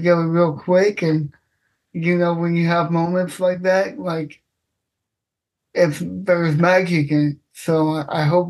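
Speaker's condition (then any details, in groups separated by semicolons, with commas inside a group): Cerebral palsy; self-conscious about speech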